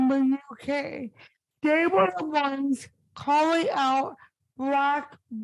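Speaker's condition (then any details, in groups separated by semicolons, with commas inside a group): Spastic cerebral palsy; impaired speech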